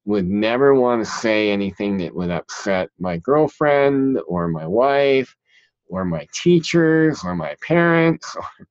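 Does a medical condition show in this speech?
Yes: cleft palate; present since childhood.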